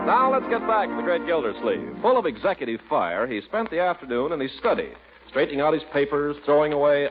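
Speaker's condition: No condition

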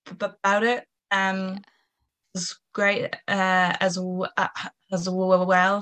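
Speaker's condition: Stuttering; onset at age 3, inherited from mother who also stutters, more covertly; age 23, in and out of speech therapy, many therapists, not currently attending; more severe than mother's; repeated sounds, prolonged sounds

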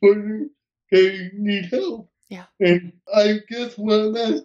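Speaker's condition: Cerebral palsy; hearing intact

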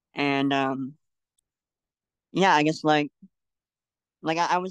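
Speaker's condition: Cleft lip and palate; congenital

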